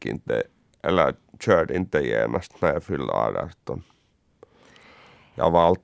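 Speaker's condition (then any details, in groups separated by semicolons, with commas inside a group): Cerebral palsy; uses wheelchair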